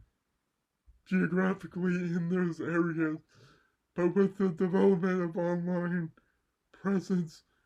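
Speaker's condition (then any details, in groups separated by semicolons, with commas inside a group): Cerebral palsy; mild left side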